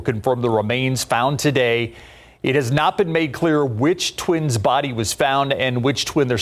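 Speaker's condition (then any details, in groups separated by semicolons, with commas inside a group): No condition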